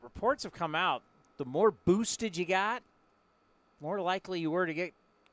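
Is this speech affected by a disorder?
No.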